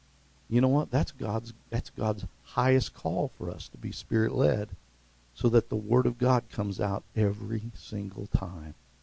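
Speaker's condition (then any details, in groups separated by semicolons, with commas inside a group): No condition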